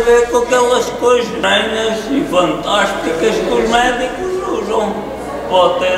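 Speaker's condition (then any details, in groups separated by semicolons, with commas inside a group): Cerebral palsy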